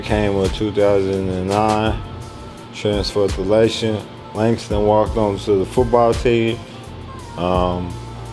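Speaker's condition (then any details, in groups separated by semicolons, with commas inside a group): ALS; speech progressively lost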